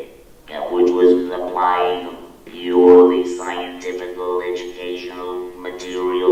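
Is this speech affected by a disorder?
Yes: laryngectomy; voice tires easily.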